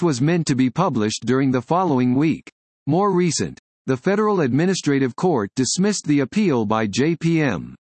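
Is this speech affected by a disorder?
No.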